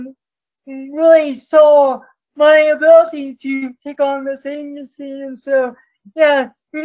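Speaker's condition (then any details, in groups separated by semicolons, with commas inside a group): Cerebral palsy; from birth, affects movement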